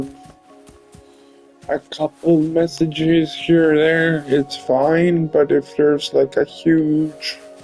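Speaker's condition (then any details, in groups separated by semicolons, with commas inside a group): Cerebral palsy; limbs affected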